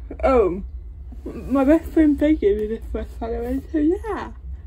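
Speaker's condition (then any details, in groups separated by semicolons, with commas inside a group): Cerebral palsy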